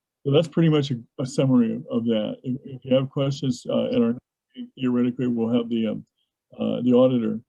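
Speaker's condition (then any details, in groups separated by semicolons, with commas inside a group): No condition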